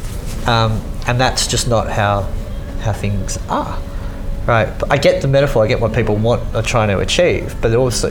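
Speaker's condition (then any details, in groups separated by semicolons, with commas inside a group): Cleft lip and palate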